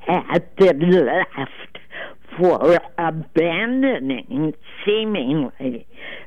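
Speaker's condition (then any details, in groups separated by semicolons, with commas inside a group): Trouble speaking; self-reported trouble speaking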